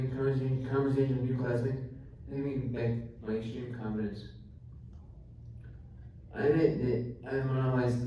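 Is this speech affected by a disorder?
Yes: traumatic brain injury; climbing accident, brain surgeries, skull cap replacement, right arm, tracheotomy; about 4 years since injury, ongoing therapy; relearned eating, drinking, talking, speech therapy, still improving.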